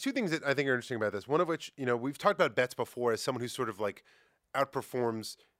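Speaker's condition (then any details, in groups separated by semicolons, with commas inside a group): No condition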